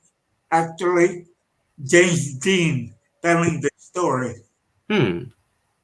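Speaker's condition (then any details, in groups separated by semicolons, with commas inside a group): Cerebral palsy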